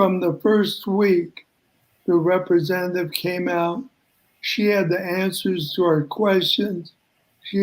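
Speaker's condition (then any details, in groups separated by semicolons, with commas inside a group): ALS; mainly affects voice and breathing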